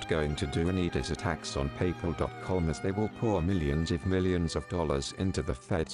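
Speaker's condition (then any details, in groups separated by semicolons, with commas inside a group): No condition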